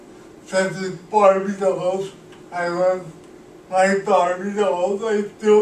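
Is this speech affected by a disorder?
Yes: cerebral palsy; cannot walk, uses wheelchair.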